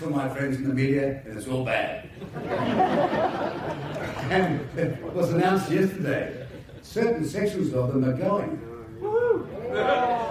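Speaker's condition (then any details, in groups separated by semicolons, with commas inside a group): No condition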